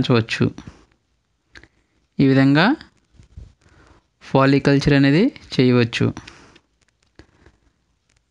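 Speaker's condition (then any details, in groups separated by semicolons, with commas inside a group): No condition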